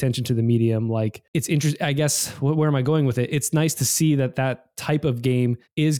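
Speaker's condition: No condition

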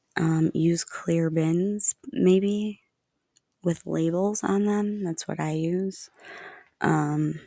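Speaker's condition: No condition

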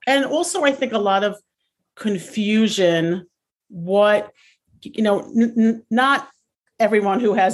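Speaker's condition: Stuttering; prolonged sounds

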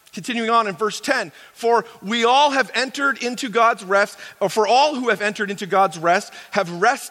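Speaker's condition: No condition

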